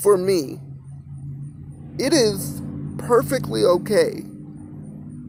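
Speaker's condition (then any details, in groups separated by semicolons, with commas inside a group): Cerebral palsy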